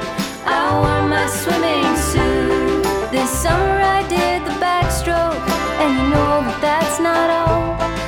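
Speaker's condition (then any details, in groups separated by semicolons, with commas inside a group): No condition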